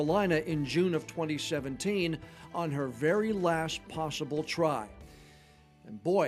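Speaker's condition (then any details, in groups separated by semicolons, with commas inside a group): No condition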